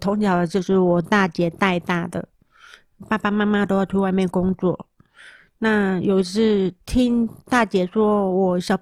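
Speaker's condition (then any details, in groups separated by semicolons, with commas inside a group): Moderate-to-severe hearing loss; wears hearing aids, car accident with seven days bedridden, rehabilitation to dance again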